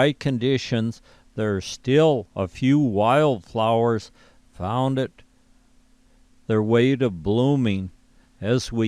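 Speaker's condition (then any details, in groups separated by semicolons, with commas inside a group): No condition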